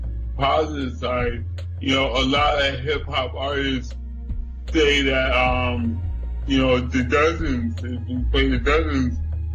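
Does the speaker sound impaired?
Yes: cerebral palsy; no ambulance.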